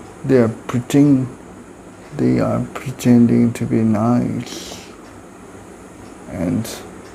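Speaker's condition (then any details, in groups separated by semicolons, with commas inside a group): Cerebral palsy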